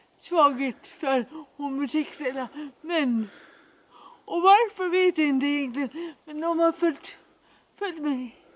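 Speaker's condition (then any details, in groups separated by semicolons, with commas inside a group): Dyskinetic cerebral palsy; dyskinetic form, severe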